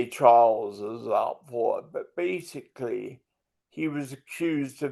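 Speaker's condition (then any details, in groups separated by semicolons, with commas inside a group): Multiple sclerosis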